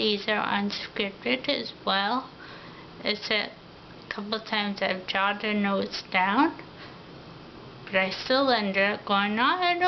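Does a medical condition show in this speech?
Yes: ataxia.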